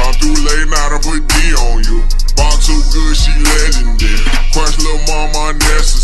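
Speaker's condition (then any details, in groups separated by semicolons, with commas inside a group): No condition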